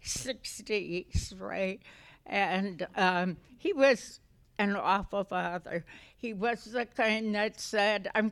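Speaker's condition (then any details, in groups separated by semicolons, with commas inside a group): Essential tremor; essential tremor affecting voice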